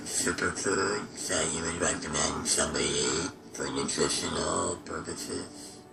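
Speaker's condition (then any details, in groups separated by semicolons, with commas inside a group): Laryngectomy; tongue cancer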